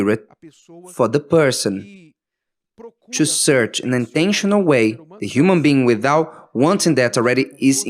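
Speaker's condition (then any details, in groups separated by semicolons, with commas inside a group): No condition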